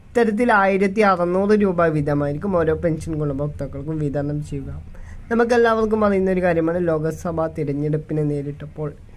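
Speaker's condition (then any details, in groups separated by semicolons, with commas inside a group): No condition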